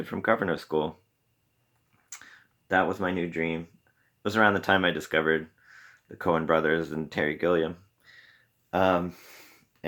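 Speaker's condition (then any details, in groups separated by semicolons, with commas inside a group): No condition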